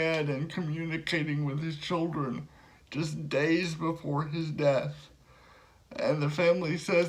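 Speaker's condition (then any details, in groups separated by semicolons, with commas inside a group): Cerebral palsy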